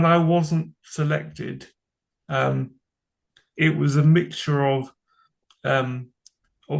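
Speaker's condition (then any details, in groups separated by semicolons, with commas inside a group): Cerebral palsy; from birth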